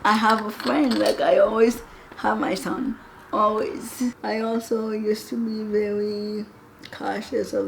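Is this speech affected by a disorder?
Yes: cerebral palsy.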